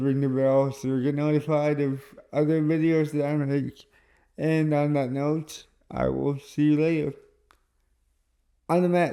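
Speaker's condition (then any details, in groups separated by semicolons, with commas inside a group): Cerebral palsy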